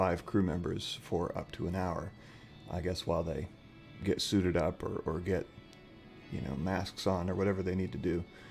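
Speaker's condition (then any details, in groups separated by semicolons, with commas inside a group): No condition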